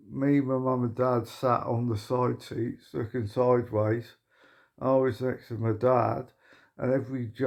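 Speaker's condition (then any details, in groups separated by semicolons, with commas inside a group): Motor neuron disease; progressive muscle wasting whole body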